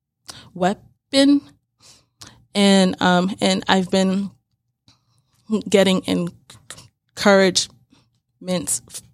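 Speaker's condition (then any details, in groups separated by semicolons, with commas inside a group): Stuttering; repeated words, blocks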